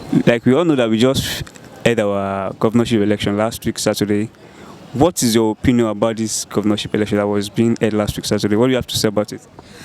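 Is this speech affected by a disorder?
No.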